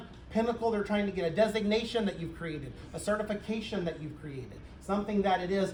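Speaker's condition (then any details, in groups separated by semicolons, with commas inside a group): No condition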